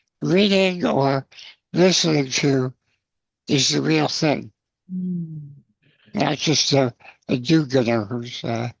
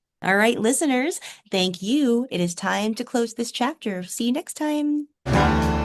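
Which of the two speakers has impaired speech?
The first: spinal muscular atrophy; congenital, muscle weakness, wheelchair user; lifelong, age 62.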